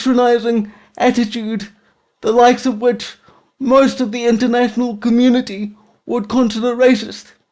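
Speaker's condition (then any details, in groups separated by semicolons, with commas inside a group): Quadriplegic cerebral palsy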